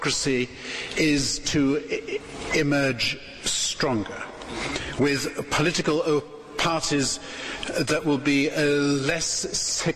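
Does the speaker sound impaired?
Yes: stuttering; severe stuttering; face scrunches up while stuttering, very slow word output, repetitive guttural sounds, content otherwise erudite; here blocks.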